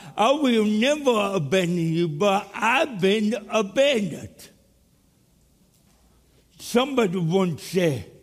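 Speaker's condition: Cerebral palsy; speech impediment

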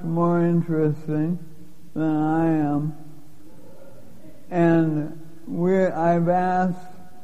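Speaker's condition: Lou Gehrig's disease; given 3 to 5 years to live

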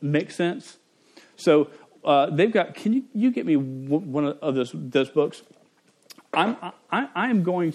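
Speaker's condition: Stutter; stutter since age five, persisting through adulthood; at times blocks and cannot say own name; repeated sounds, repeated words

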